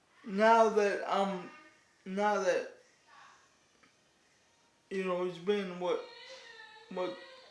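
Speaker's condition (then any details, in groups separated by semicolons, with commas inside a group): Cerebral palsy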